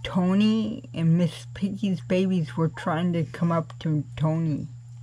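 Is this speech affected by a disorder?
Yes: cerebral palsy.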